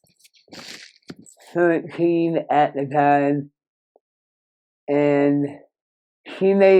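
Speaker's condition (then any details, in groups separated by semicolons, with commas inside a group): Moebius syndrome; severe nerve damage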